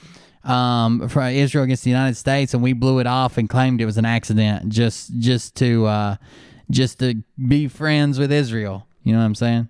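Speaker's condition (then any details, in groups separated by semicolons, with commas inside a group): No condition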